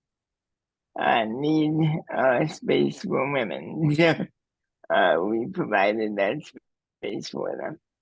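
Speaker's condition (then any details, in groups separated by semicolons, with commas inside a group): Cerebral palsy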